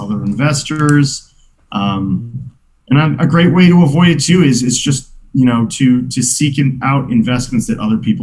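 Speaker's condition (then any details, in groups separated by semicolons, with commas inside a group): No condition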